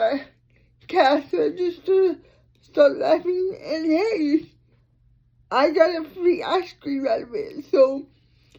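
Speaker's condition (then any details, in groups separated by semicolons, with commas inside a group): Cerebral palsy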